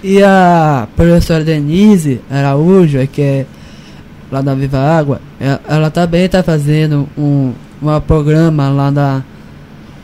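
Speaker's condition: Down syndrome; 18 years old, turning 19

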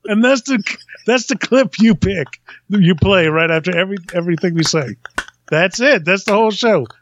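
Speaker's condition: No condition

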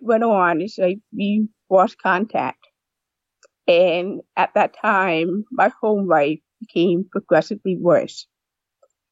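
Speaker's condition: Deafness with cochlear implant; severe deafness found around age 2, hearing aids gave little benefit, cochlear implant at 7 in clinical trial; wears cochlear implant, uses adapted stethoscope with implant; years of speech therapy to age 15, childhood speech issues, now converses by speech, not sign

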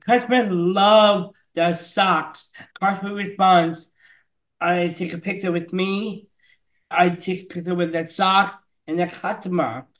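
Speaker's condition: Down syndrome

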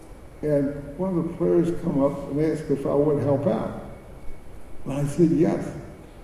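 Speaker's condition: Cerebral palsy; speech

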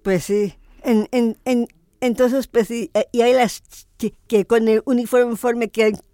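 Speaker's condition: Down syndrome; adult woman

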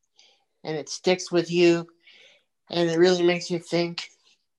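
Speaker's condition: Cerebral palsy; from birth, multiple surgeries since infancy, physical and occupational therapy

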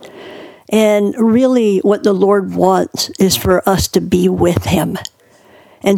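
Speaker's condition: Cleft palate; born two months premature

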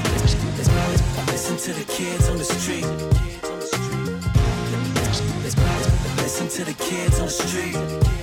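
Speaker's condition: No condition

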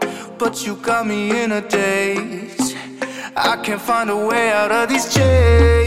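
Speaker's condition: No condition

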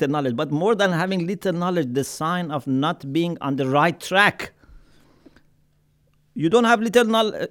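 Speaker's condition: No condition

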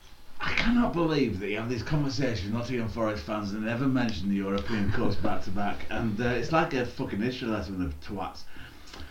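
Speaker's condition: No condition

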